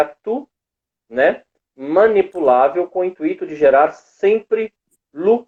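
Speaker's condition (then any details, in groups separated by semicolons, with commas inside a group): No condition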